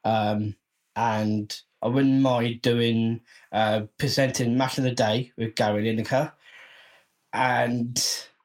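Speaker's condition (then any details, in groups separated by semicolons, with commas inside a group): Down syndrome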